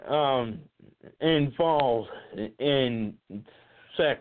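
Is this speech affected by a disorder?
Yes: cerebral palsy; visible to casting agents.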